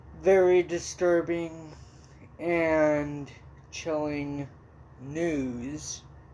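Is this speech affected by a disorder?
Yes: cerebral palsy.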